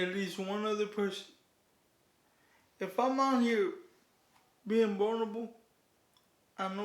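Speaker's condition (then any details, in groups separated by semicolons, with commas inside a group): Cerebral palsy; declined offered surgery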